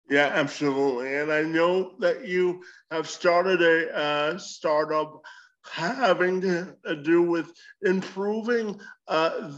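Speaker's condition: Cerebral palsy; cerebral palsy present from birth

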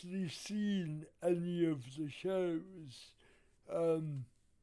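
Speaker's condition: Cerebral palsy; wheelchair user

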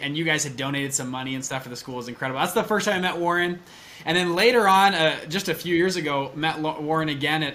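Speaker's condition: No condition

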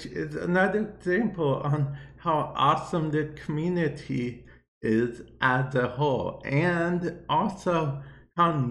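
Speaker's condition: Cerebral palsy; viewer asked why talking like that

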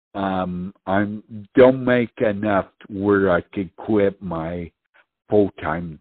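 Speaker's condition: Speech impediment; uncoordinated movement

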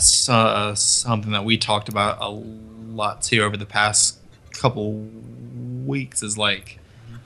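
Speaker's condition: Stuttering; strong fear of public speaking since at least age 14; speaks publicly and on recordings, describes self as now free to speak; long avoided public and recorded speaking because of stutter; prolonged sounds

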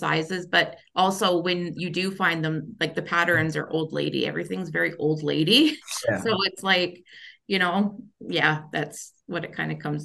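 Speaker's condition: No condition

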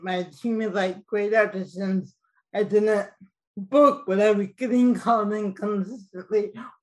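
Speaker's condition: Cerebral palsy, mild

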